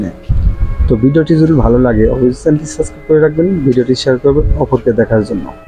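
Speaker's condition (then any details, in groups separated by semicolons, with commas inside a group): No condition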